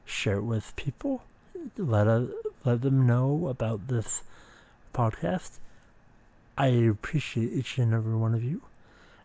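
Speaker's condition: Speech impediment

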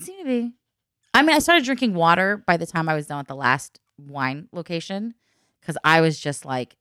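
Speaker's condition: No condition

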